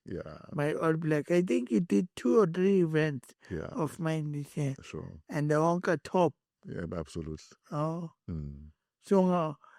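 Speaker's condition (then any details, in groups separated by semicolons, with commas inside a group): Cerebral palsy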